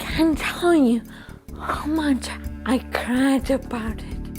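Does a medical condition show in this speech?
Yes: traumatic brain injury.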